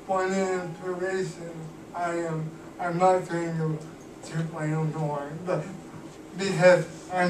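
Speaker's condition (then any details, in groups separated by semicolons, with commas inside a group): Cerebral palsy; cannot walk, uses wheelchair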